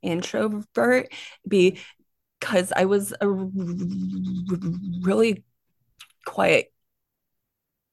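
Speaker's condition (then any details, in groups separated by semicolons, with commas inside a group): Stuttering; stutter since childhood, more severe when younger, quiet child avoiding speaking, NSA workshop in Fort Lauderdale; still stutters, no problems communicating at work, growing confidence; more comfortable the more people spoken to, sound repetitions; blocks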